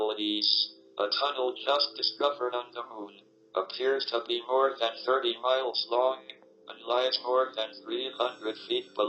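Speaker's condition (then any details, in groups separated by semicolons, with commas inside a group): ALS, speech-generating device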